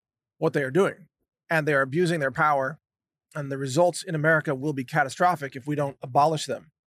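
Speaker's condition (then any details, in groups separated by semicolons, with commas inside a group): No condition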